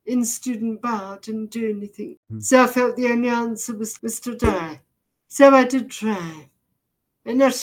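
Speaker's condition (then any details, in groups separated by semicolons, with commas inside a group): Deafness, severe; effectively profoundly deaf, hears noises but cannot identify them, sees blurs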